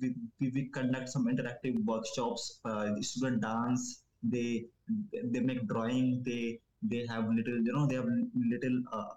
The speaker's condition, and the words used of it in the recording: Stuttering. And, you know, even I'm getting better in English because I used to stammer more